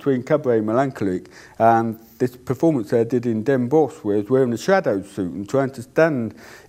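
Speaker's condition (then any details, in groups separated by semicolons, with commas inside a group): Deafness; cannot hear own voice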